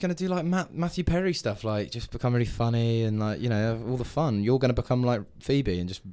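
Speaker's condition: No condition

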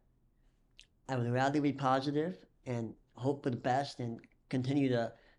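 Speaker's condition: Cleft lip and palate; cause unknown

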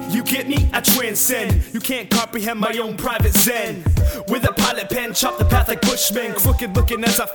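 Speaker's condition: No condition

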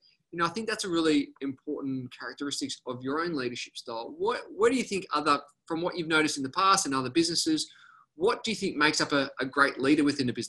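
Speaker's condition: No condition

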